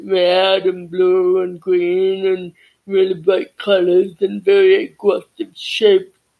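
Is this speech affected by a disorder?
Yes: deafness.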